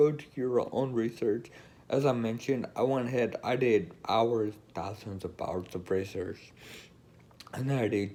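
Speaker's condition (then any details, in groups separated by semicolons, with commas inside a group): Friedreich's ataxia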